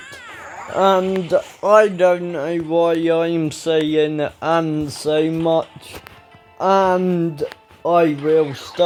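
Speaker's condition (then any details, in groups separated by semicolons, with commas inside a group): Ataxia; speech recently worse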